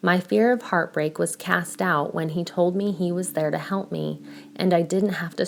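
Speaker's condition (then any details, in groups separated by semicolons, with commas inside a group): No condition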